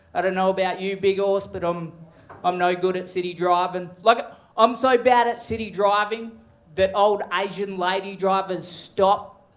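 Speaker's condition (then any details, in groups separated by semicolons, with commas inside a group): No condition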